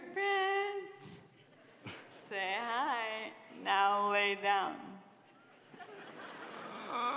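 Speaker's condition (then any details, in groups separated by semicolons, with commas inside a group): Friedreich's ataxia; progressive, wall-supported gait then wheelchair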